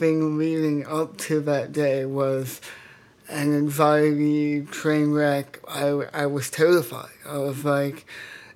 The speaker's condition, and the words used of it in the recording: Cerebral palsy. His speech, his eye, his foot, and his hand.